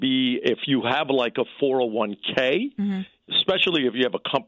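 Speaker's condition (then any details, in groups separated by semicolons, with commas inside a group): No condition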